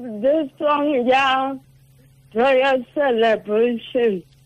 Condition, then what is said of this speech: Cerebral palsy. Ke na le cerebral palsy e affecta my speech my work le tlabe ke sebedisa matso ka teng i take my time